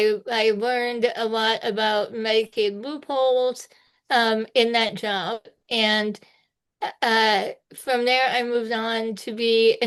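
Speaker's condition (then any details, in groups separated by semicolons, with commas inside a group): Spinal muscular atrophy type two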